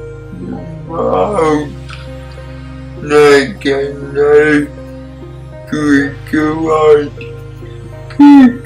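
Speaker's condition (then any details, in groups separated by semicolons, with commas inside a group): Cerebral palsy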